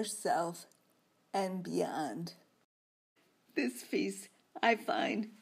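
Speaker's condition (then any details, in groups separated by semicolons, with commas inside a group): Multiple sclerosis; no use of arms or legs, progressing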